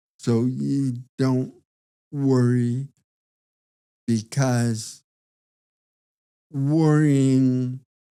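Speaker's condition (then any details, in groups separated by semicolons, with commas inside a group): Parkinson's disease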